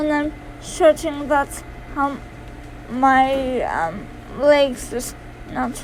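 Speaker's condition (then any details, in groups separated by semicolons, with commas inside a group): Cerebral palsy; affects all four limbs; physical therapy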